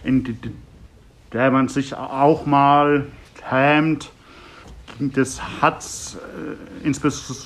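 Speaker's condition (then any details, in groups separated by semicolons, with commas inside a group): Stuttering; developmental, lifelong, possibly inherited, father stuttered, brother fluent, logopedic speech therapy, constant since second grade; severe stuttering, poor simultaneous coordination of breath, tongue, lips and speech; choppy, repetitions, blocks, none when singing, milder talking to pet, throat sometimes hurts; prolonged sounds, blocks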